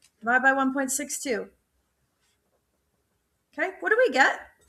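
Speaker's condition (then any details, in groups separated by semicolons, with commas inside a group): No condition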